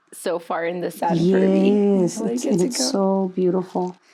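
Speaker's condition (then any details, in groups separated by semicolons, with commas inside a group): No condition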